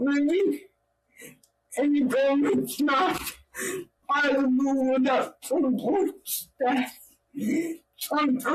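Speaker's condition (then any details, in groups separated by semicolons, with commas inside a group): Cerebral palsy; own voice needs subtitles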